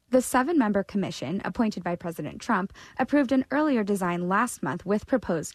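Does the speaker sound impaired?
No.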